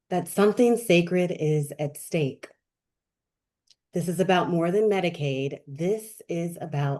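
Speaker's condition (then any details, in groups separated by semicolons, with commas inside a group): No condition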